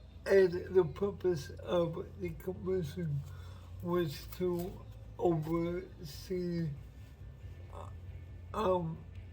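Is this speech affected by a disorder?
Yes: cerebral palsy; uses wheelchair.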